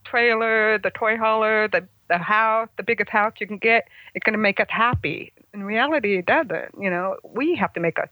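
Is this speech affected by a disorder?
Yes: congenital hearing loss; congenital deafness, mother had German measles in pregnancy, about 75% hearing loss; cannot hear motorcycle engine or tires, relies on other cues to shift gear.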